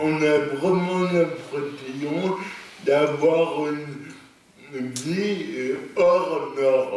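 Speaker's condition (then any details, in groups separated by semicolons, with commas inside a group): Cerebral palsy; lifelong, non-progressive; stable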